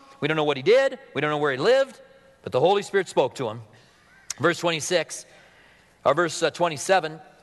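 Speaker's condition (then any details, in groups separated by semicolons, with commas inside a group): No condition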